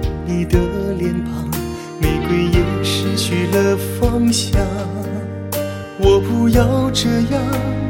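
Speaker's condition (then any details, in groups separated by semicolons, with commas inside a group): No condition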